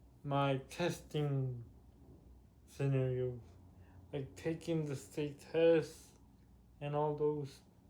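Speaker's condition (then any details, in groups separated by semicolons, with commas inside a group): Cerebral palsy; with developmental delay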